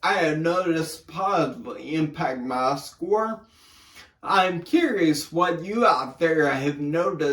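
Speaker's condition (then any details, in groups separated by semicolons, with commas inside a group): Brain injury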